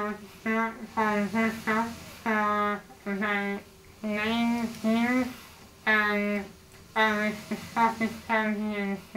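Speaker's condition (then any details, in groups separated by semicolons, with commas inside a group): Facioscapulohumeral muscular dystrophy; tracheostomy, ventilator for breathing; tracheostomy in last couple years, on ventilator; needs tracheostomy and ventilator to breathe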